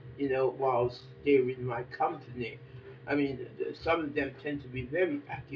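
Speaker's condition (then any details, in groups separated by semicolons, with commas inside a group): Facial palsy; can barely hear own speech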